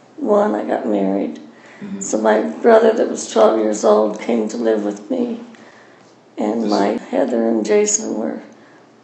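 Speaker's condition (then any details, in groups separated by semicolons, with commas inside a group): Parkinson's; diagnosed at age 44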